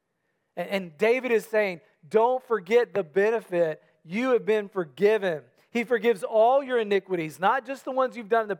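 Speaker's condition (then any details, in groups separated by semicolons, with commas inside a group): No condition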